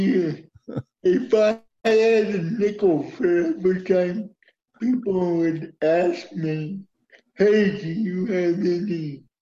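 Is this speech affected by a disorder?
Yes: cerebral palsy; uses wheelchair.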